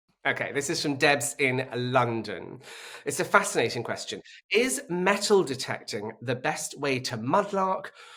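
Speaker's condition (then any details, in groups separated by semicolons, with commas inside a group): No condition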